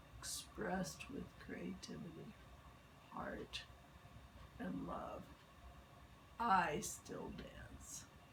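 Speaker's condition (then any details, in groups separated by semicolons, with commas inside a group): Multiple sclerosis; onset with leg weakness, seven years before diagnosis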